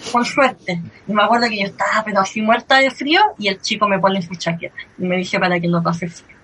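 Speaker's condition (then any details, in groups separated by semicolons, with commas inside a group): Cleft lip and palate; since early childhood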